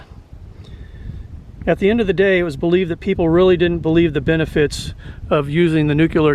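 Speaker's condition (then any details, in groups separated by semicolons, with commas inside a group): No condition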